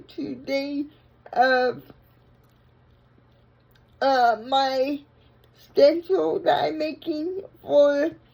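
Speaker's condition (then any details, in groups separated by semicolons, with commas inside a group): Brain injury; unable to walk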